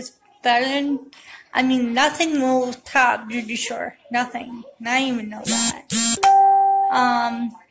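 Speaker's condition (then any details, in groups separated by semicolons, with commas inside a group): Cerebral palsy; affects walking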